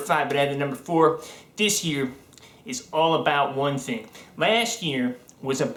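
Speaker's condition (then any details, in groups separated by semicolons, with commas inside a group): No condition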